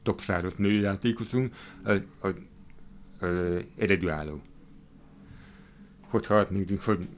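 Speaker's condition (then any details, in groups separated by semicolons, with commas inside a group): Hearing impairment, hard of hearing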